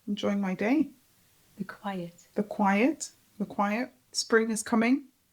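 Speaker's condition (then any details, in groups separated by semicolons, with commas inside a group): No condition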